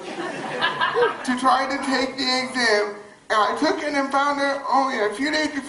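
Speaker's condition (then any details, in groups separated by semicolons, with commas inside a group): Cerebral palsy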